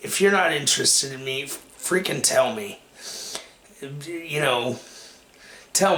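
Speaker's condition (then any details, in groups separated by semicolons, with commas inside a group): Cerebral palsy; takes medication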